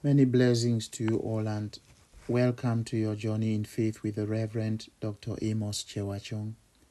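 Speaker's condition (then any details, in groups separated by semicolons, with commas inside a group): No condition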